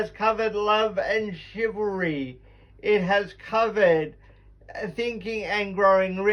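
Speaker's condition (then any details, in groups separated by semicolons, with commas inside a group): Cerebral palsy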